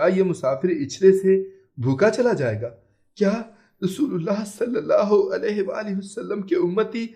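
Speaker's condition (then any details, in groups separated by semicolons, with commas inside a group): No condition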